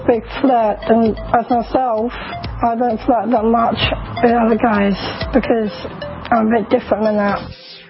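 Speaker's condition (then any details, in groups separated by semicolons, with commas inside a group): Down syndrome; extra chromosomes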